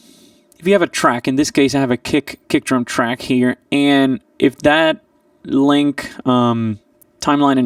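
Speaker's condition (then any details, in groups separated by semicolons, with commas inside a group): No condition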